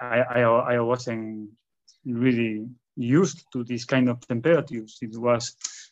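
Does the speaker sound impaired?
Yes: stuttering; stutter in public speaking, attributed to lifelong shyness and introversion; stutters a lot when talking in public; here repeated words, blocks.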